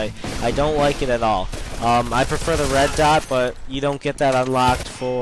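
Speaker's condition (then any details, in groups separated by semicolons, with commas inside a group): No condition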